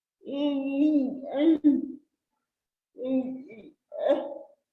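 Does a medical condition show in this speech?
Yes: cerebral palsy; since birth.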